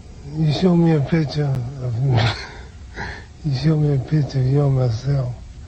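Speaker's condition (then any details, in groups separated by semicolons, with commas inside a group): Hypokinetic dysarthria; hypokinetic dysarthria, Parkinson's disease; shown off and on levodopa; soft quiet voice, fast run-together words, monotone, imprecise lips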